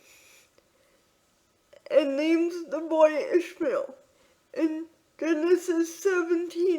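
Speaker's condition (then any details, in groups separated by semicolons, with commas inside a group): Quadriplegic cerebral palsy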